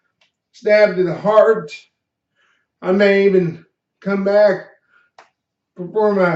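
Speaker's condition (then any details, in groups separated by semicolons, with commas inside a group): Cerebral palsy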